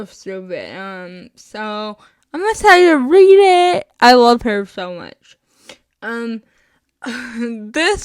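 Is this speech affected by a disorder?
Yes: spastic cerebral palsy, mixed.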